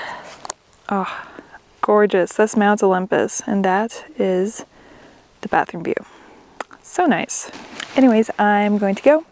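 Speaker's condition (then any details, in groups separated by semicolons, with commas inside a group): No condition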